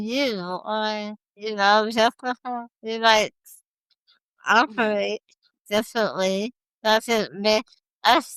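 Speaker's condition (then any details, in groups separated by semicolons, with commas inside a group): Spinal muscular atrophy type 1, severe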